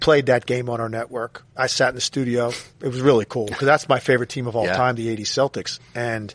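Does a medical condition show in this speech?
No.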